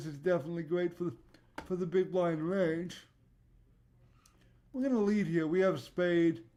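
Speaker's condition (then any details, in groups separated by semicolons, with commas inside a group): Cerebral palsy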